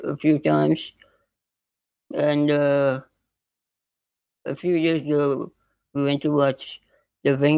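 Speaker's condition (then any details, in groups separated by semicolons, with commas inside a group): Spinal muscular atrophy type 2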